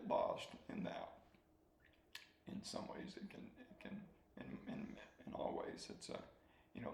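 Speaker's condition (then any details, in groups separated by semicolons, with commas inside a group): ALS; slow-progressing form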